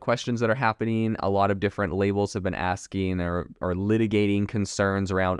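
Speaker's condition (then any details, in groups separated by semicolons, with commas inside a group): No condition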